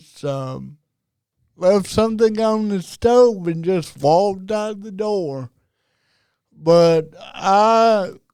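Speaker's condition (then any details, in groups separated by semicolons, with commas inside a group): Cerebral palsy; diagnosed at about age two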